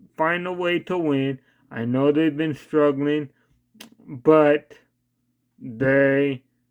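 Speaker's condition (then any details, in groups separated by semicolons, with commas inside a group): Cerebral palsy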